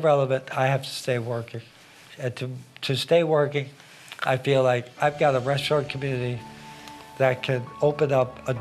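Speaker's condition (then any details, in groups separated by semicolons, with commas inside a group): ALS; affects hands; cannot hold a knife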